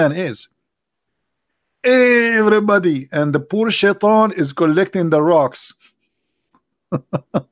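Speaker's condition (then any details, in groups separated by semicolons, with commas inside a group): No condition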